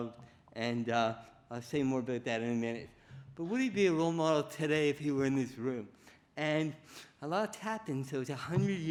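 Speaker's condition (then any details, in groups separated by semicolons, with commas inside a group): Cerebral palsy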